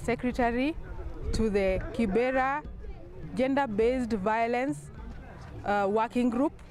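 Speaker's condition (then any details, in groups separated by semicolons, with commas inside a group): No condition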